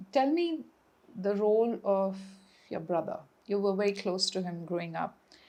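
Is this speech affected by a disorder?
No.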